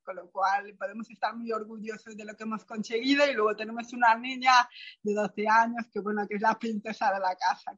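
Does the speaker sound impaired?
Yes: profound bilateral hearing loss, post-meningitis profound bilateral sensorineural hearing loss; speech surprises people given deafness, childhood speech therapy abroad, relies on lip reading and facial gestures.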